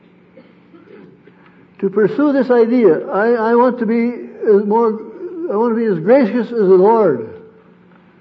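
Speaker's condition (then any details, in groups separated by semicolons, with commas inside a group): Parkinson's disease; sleep disrupted, wakes around 3 am unable to return to sleep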